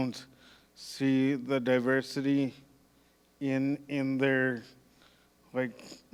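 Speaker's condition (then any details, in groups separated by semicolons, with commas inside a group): Cerebral palsy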